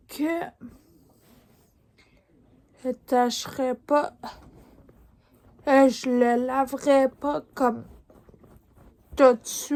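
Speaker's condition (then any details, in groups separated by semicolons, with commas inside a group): Ataxia; degenerative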